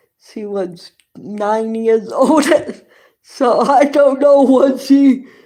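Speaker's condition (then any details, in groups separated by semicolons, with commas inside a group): Cerebral palsy; present from birth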